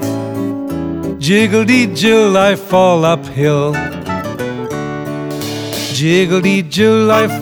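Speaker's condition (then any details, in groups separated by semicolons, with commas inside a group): No condition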